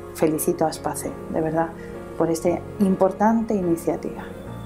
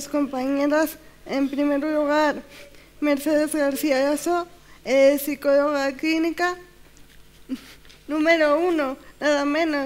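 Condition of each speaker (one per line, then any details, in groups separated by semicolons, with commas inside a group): No condition
Cerebral palsy; high support needs, relies on others for hands and feet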